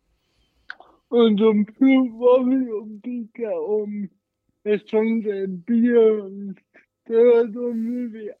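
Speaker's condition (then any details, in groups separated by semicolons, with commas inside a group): Cerebral palsy, mild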